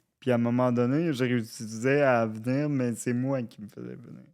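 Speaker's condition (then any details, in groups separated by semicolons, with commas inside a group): Cerebral palsy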